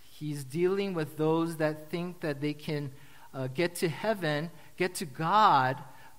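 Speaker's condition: No condition

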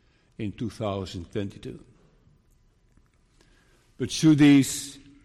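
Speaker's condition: Parkinson's disease; diagnosed 5 years ago, very slow progression per neurologist; room for more medication if needed; sometimes stutters and blurs words, still preaching

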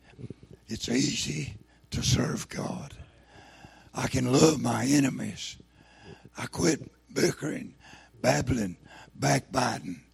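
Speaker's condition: Throat cancer, lost vocal cord

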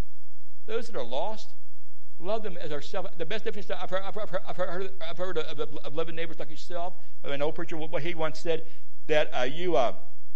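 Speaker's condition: Stuttering; throat may get scratchy during talk, Halls lozenges at hand; repeated sounds, repeated words

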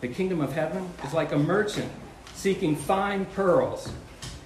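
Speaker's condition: No condition

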